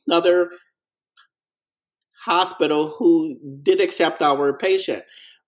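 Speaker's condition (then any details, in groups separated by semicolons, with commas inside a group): Stuttering; onset at three or four years, no trauma cause, mother stuttered until about 11-12, speech camp as child, teen years harder; adult, persistent stuttering; very fluent in crisis situations, stutters when things calm, takes deep breath and counts to five; blocks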